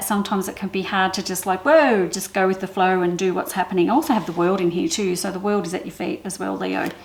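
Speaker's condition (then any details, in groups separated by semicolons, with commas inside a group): No condition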